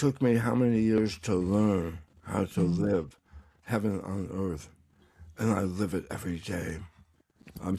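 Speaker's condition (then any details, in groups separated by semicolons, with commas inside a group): Tongue cancer; recovering, tongue exercises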